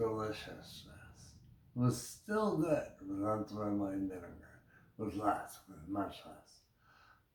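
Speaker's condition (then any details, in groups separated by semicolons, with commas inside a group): Brain injury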